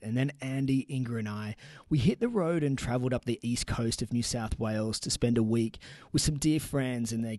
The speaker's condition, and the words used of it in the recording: None; typical speech.